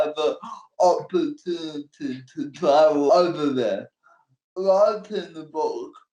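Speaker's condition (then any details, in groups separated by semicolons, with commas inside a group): Cerebral palsy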